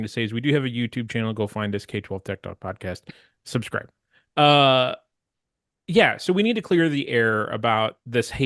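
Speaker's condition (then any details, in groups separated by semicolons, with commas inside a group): No condition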